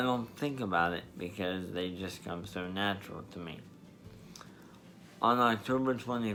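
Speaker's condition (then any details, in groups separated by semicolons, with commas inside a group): Spastic diplegia cerebral palsy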